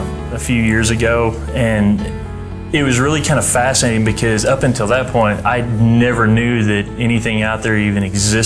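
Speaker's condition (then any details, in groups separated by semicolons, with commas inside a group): No condition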